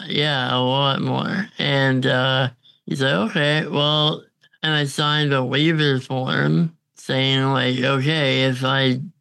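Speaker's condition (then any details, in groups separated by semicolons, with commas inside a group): Congenital muscular dystrophy; on a ventilator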